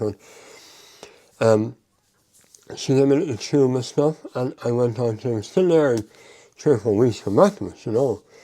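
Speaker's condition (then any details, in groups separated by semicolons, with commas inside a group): Mouth cancer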